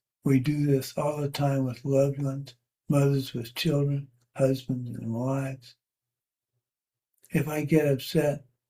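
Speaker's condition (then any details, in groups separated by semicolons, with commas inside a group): Parkinson's; tremor varies day to day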